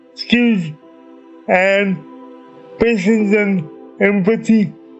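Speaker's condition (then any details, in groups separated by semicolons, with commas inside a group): Cerebral palsy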